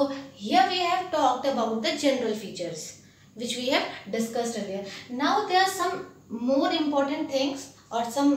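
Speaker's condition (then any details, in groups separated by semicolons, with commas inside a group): No condition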